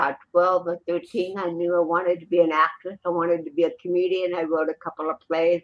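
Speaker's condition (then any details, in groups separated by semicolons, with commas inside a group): Cerebral palsy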